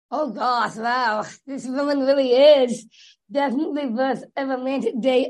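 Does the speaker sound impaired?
Yes: Down syndrome; developmental disability from birth, differences in fine and gross motor skills and living independently.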